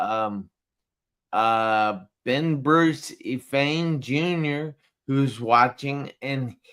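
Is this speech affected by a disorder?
Yes: traumatic brain injury.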